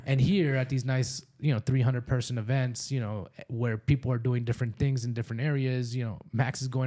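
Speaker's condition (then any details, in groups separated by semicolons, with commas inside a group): No condition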